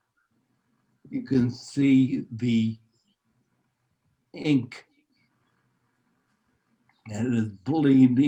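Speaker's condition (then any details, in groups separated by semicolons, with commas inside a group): Neurological disease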